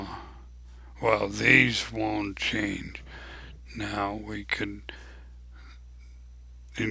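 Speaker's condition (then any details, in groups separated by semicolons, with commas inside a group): ALS; abnormally slow voice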